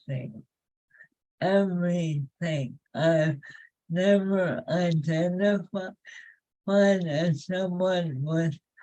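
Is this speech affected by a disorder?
Yes: ALS; face improved, feet move faster.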